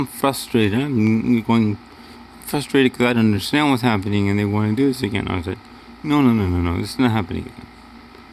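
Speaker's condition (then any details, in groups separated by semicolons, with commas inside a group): Cerebral palsy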